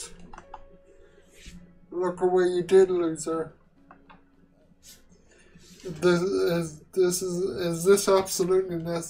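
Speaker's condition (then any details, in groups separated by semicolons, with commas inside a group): Quadriplegic cerebral palsy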